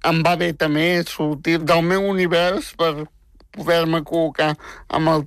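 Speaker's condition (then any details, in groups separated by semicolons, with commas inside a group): Spastic tetraplegic cerebral palsy; premature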